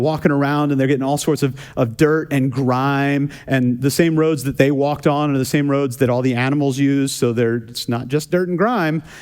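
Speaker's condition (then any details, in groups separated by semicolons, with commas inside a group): No condition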